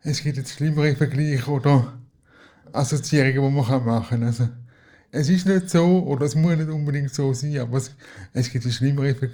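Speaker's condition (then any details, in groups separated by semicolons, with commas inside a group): Cerebral palsy; wheelchair user, needs daily help, personal assistance via IV assistance contribution for almost 10 years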